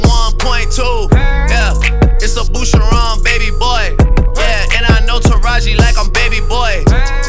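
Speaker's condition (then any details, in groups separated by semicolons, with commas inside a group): No condition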